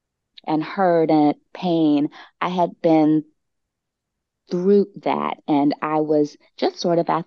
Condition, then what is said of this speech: Stuttering. So I like to start out saying that I stutter so that people know, but my stutter journey is a part of how I started sharing also.